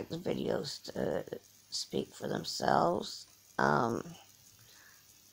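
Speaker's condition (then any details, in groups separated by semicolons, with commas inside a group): Cerebral palsy; from birth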